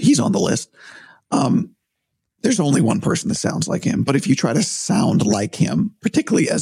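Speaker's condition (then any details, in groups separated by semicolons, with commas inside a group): Vocal cord surgery; recovering after recent vocal cord surgery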